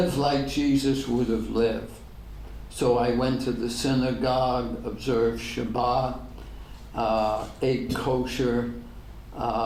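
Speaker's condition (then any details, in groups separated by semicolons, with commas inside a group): ALS; degenerative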